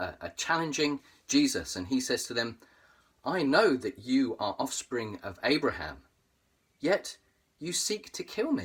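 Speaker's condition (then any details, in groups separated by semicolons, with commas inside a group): No condition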